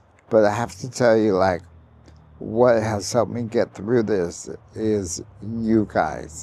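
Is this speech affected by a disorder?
Yes: ALS; diagnosed about 13 months ago, nearing full-time wheelchair; voice declining fast, certain sounds harder daily, voice banked.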